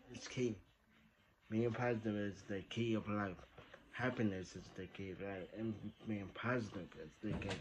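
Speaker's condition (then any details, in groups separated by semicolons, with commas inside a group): Traumatic brain injury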